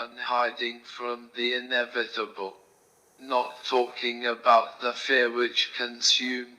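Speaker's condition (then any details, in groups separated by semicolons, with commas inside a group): Motor neurone disease; right hand onset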